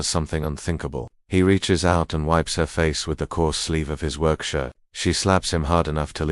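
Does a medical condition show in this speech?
No.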